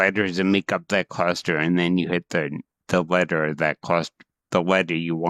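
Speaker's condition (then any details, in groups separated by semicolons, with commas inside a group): Cerebral palsy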